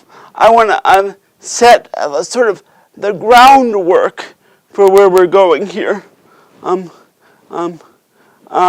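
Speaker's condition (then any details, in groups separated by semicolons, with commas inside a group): Cerebral palsy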